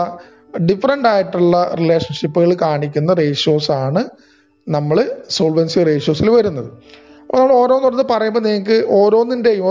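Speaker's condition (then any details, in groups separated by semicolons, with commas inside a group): No condition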